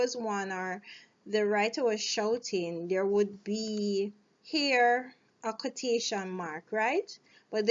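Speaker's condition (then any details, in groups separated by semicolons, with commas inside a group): No condition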